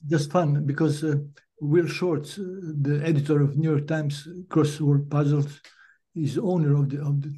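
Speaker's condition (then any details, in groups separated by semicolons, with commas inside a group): Parkinson's disease; could not play guitar syncopation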